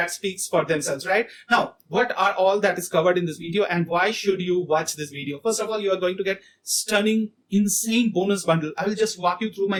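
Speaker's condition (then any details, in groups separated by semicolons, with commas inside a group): No condition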